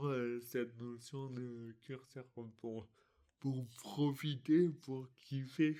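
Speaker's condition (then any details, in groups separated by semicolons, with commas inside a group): Dystonia; articulation difficulties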